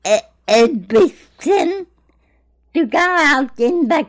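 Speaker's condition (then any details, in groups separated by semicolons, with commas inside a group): Cerebral palsy; cerebral palsy since birth, born in Greece; unable to move without some support; speech problems when young, began talking after attending Gruella school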